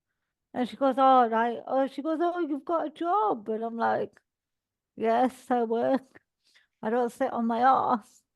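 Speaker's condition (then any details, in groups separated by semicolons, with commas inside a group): Cerebral palsy; all four limbs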